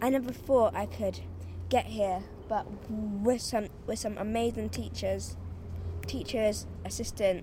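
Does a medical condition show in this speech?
Yes: stammer; stammer since long ago, dad advises breathing in and out, usually ineffective; worse when nervous, shy and never comfortable around people; stammers when nervous or trying to say something, sometimes stops on its own, then continues; here repeated words, blocks.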